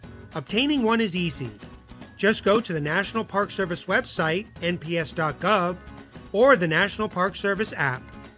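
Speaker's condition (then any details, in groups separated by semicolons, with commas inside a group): No condition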